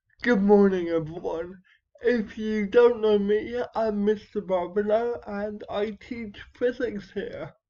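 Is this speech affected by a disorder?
Yes: cerebral palsy.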